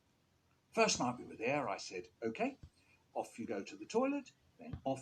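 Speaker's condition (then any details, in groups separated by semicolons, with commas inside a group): No condition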